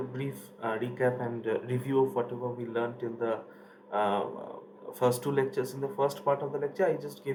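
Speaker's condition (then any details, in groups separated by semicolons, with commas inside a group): No condition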